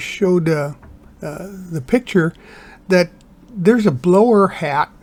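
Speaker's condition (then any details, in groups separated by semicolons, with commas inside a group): No condition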